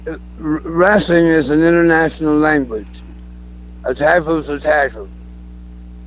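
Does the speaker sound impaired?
Yes: throat cancer; throat cancer over last couple of years; speech not the best as result of throat cancer, may sound drunk, quit podcasts over it.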